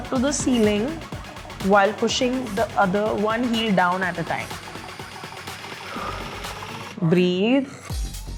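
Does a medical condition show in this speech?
No.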